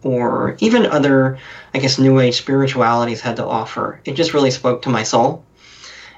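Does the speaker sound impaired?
Yes: cleft lip and palate; more nasal-sounding voice due to cleft.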